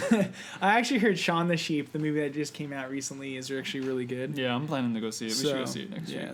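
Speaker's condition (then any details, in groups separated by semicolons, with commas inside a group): No condition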